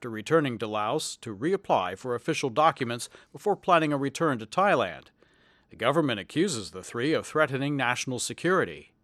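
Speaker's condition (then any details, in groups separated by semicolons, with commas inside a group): No condition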